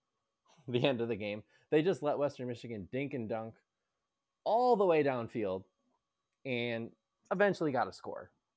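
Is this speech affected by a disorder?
No.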